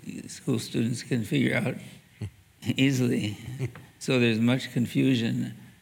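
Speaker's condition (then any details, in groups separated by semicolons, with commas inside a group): Parkinson's disease; reduced voice volume, uses classroom microphone, dictates with naturally speaking software, not standard strong dopamine medication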